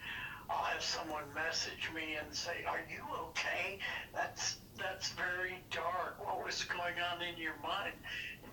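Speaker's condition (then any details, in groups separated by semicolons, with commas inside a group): Parkinson's disease; first 1.5 years ago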